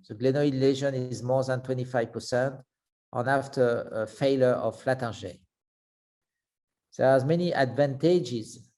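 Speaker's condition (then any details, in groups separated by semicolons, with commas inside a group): No condition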